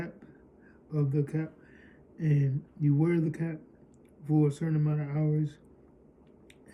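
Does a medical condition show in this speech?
Yes: cerebral palsy; speaking possibly affected.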